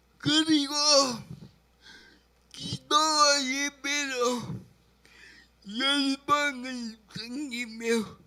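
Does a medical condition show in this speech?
Yes: brain lesion disability grade 1, severe.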